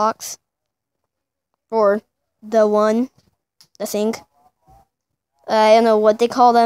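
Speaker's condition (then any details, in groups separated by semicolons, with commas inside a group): No condition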